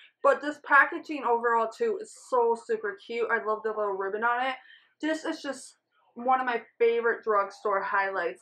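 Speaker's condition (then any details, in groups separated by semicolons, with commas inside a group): No condition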